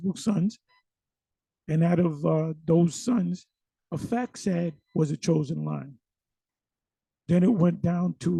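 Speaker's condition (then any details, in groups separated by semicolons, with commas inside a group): No condition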